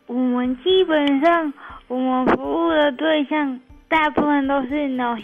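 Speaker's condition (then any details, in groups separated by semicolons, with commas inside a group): Cerebral palsy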